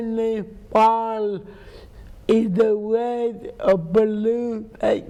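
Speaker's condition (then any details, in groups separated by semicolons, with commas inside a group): Cerebral palsy; speech impairment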